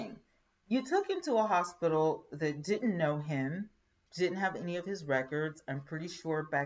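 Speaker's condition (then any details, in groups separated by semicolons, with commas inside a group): No condition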